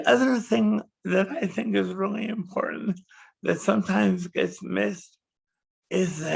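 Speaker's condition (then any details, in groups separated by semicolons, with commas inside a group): Cerebral palsy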